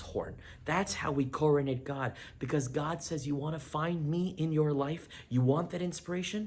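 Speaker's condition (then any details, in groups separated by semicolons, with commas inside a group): No condition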